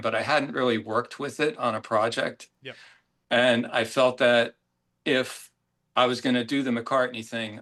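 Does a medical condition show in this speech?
No.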